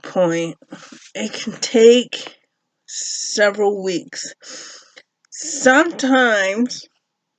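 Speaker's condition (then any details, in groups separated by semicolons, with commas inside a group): Cerebral palsy; uses a cane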